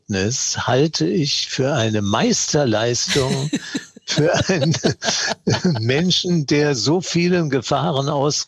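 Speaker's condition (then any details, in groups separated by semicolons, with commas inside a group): Parkinson's disease; trembling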